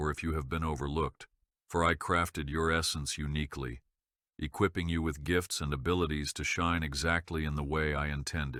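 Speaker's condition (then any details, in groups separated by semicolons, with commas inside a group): No condition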